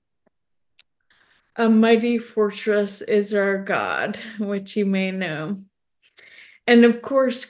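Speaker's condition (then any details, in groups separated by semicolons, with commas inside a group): ALS; specialist-confirmed diagnosis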